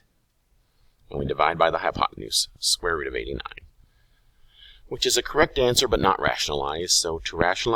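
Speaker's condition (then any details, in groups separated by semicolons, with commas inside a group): No condition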